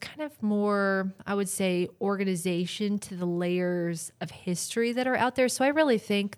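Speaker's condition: No condition

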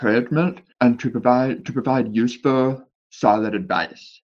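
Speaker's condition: Deafness with speech impediment, born deaf; cannot really hear voices in interviews

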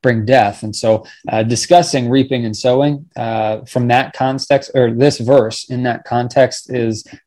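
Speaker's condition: No condition

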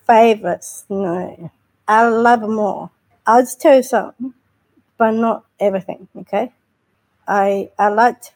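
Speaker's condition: Down syndrome; intellectual disability

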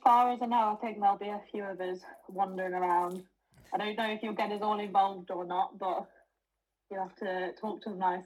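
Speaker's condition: No condition

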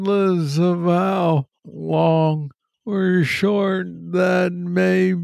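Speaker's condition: Parkinson's disease, young onset

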